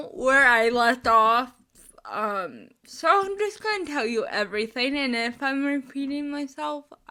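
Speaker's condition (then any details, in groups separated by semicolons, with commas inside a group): Spastic cerebral palsy, mixed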